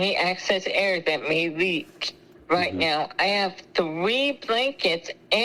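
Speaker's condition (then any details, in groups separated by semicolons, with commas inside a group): Spinal muscular atrophy; ventilator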